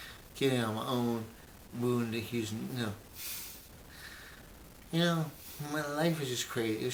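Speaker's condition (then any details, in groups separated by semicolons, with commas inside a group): Brain injury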